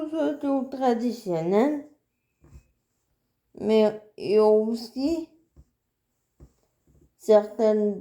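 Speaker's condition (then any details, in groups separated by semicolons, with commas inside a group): Cerebral palsy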